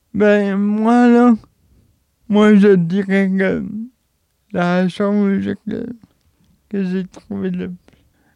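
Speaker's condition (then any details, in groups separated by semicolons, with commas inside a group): Cerebral palsy; age 31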